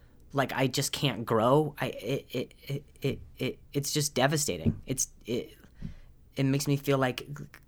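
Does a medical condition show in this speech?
Yes: stutter; speech coaches, practices control before shows; much improved, still stutters; very severe at first, hit himself in frustration; here repeated words.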